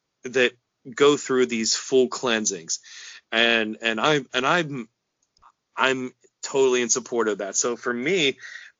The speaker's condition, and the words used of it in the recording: Stuttering. This was the same guy that also pretty much made a student mockery of my my stuttering, which again is a ongoing process for me.